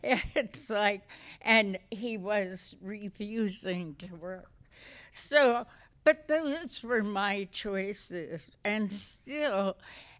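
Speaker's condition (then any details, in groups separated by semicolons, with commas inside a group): Essential tremor; voice affected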